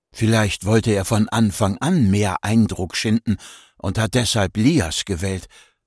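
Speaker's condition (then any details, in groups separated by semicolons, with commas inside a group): No condition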